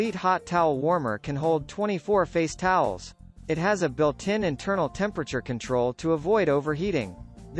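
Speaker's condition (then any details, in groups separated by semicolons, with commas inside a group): No condition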